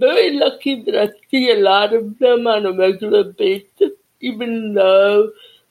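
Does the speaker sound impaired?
Yes: deafness.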